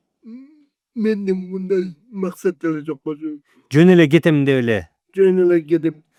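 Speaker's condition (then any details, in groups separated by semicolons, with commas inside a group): Cerebral palsy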